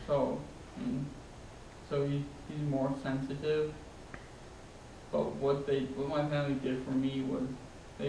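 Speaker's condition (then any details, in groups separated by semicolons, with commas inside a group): Traumatic brain injury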